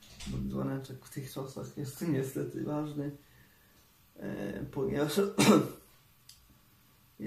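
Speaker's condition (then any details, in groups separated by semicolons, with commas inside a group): Cerebral palsy; uses wheelchair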